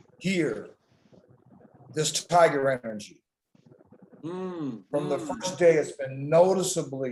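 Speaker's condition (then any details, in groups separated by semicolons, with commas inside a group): No condition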